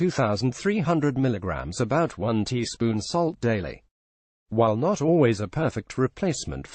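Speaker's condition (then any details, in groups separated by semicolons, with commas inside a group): No condition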